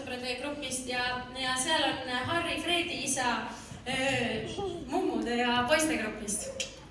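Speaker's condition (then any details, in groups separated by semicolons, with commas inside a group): No condition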